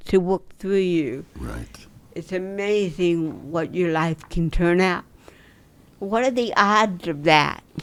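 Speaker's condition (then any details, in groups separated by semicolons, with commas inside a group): Cerebral palsy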